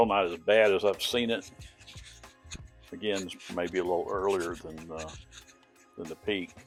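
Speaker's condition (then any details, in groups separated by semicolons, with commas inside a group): No condition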